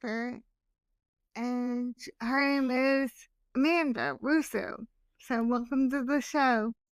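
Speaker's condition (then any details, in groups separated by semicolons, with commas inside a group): Cerebral palsy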